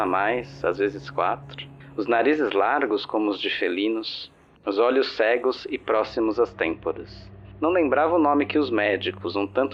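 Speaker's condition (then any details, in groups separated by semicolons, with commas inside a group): No condition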